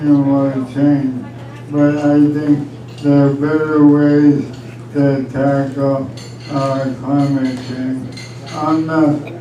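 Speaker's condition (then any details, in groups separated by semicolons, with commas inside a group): ALS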